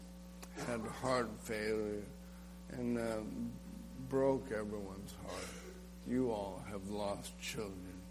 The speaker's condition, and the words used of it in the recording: ALS (motor neuron disease). You can hear my slur.